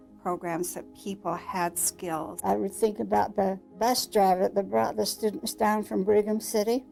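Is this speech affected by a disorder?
No.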